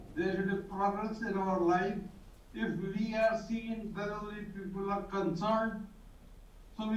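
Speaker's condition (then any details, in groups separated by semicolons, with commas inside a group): Cerebral palsy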